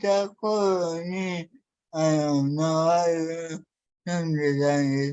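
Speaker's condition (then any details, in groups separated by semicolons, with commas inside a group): Cerebral palsy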